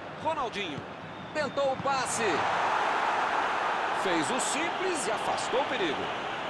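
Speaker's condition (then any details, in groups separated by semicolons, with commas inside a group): No condition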